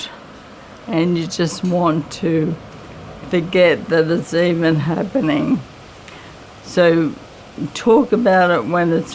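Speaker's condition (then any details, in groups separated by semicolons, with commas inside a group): MND; voice slightly raspy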